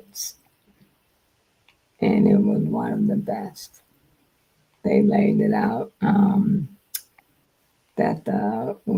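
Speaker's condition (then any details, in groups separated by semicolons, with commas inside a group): Multiple sclerosis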